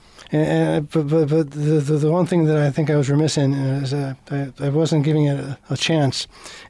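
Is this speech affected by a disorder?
Yes: Parkinson's disease; Parkinson's disease diagnosed 17 years ago, progressive, affects walking, talking, swallowing and drinking; medication slowed progression to tolerable, trying medical cannabis, high-CBD low-THC pen helped sleep; must think before talking.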